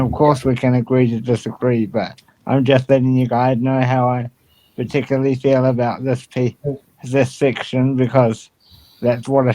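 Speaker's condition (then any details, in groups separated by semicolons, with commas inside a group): Cerebral palsy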